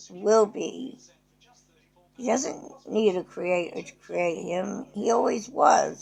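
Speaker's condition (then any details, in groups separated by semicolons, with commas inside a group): Cerebral palsy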